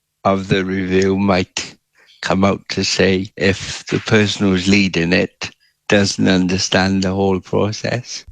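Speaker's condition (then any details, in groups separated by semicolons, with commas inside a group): Cerebral palsy quadriplegic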